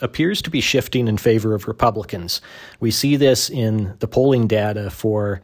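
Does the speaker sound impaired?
No.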